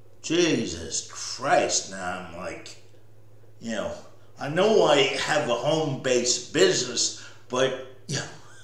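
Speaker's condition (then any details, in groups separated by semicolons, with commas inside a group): Cerebral palsy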